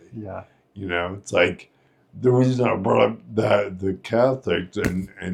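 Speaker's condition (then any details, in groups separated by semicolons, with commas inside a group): Friedreich's ataxia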